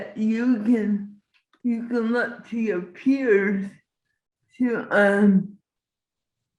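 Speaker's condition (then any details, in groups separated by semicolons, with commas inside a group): Cerebral palsy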